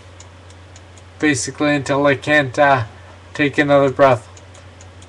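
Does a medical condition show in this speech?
Yes: multiple sclerosis.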